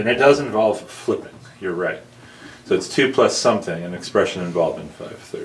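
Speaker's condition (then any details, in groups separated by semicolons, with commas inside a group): No condition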